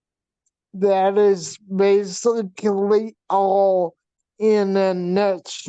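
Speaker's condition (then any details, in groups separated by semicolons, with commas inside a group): Vp shunt failure, brain pressure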